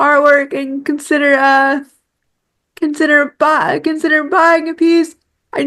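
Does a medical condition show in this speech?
Yes: cerebral palsy.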